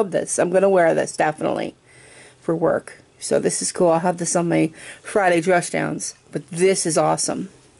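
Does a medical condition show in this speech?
No.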